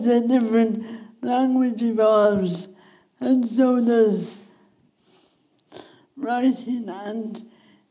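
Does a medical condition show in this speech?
Yes: speech impediment; talks either too slow or too fast, hard to understand when too fast and animated.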